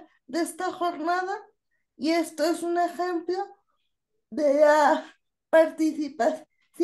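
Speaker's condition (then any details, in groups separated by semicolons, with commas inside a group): Cerebral palsy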